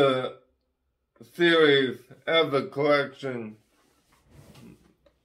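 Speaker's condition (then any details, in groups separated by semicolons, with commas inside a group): Ataxic cerebral palsy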